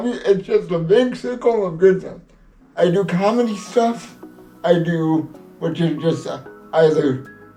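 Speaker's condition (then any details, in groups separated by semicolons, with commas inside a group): Cerebral palsy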